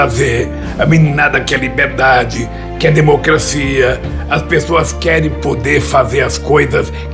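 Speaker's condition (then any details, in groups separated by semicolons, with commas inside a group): No condition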